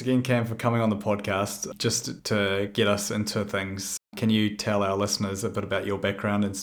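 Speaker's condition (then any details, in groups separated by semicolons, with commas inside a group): No condition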